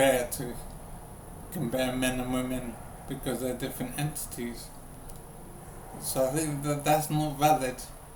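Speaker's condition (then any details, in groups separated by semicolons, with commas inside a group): Brain injury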